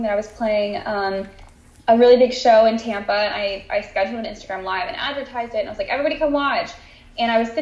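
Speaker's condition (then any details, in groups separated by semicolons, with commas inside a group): No condition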